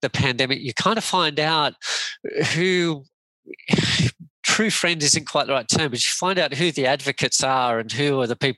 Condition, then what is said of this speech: No condition.